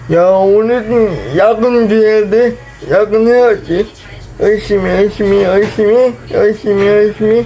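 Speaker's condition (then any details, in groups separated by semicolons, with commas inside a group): Brain lesion disability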